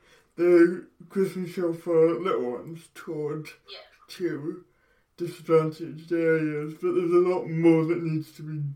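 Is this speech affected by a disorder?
Yes: cerebral palsy.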